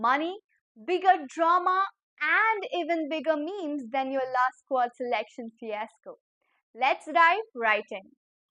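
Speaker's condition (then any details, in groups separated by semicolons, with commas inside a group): No condition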